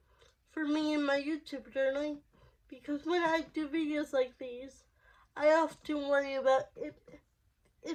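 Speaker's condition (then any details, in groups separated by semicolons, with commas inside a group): Cerebral palsy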